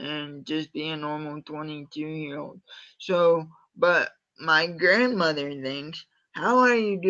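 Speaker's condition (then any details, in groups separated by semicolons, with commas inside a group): Cerebral palsy; from birth, uses wheelchair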